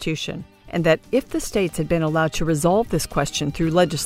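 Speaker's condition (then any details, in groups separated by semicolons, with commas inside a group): No condition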